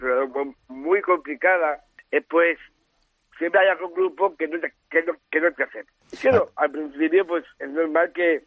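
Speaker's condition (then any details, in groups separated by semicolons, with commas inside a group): Down syndrome; trisomy 21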